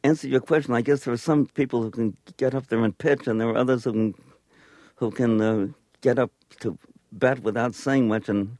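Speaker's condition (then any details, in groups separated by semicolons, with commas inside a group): Stutter; stutter on and off through life; stutter comes and goes; blocks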